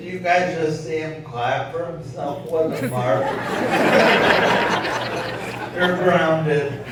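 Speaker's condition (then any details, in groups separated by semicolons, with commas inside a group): ALS; voice sounds impaired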